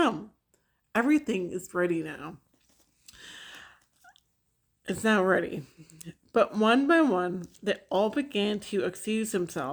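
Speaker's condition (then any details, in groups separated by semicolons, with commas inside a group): No condition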